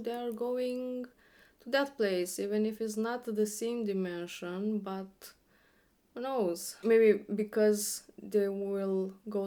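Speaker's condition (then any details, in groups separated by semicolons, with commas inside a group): No condition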